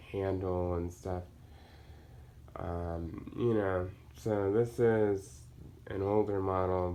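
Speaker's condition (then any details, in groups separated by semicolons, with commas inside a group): Cerebral palsy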